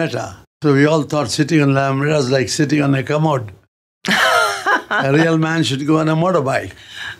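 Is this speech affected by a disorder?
No.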